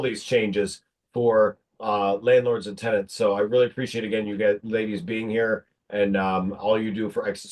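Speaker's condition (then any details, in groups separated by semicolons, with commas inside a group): No condition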